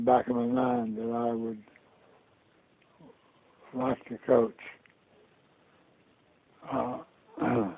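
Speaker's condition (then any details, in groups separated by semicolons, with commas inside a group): Parkinson's disease; diagnosed about two years ago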